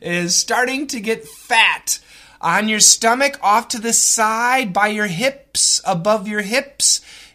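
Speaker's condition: No condition

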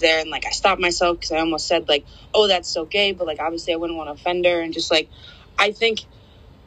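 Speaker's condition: No condition

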